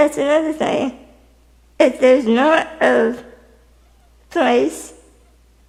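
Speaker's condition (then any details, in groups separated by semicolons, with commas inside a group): Spinal muscular atrophy type 2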